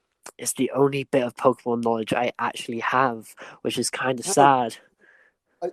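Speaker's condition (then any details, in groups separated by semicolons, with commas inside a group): No condition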